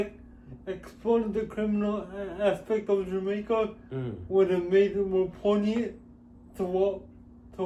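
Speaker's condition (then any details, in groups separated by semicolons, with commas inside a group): Cerebral palsy; with developmental delay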